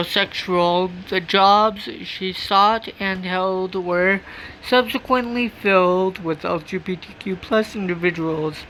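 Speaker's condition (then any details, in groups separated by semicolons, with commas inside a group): Cerebral palsy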